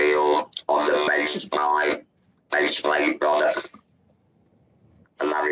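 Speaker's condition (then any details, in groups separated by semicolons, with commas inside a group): Laryngectomy; over a decade since laryngectomy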